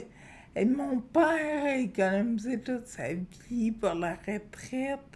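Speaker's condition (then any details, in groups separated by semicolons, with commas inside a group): Friedreich's ataxia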